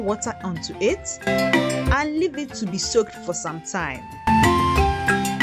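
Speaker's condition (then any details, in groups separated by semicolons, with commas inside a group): No condition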